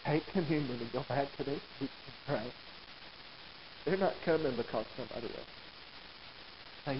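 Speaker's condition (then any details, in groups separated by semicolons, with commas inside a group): No condition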